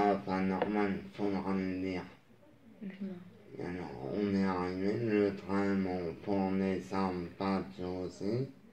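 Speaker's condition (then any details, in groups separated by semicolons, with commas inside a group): Traumatic brain injury; moped accident; about 15 years since injury, injured at 15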